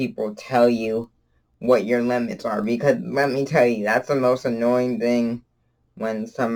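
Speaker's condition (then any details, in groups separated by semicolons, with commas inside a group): Cerebral palsy; from birth, wheelchair user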